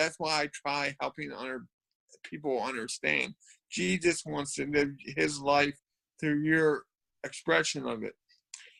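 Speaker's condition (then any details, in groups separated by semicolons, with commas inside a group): Cerebral palsy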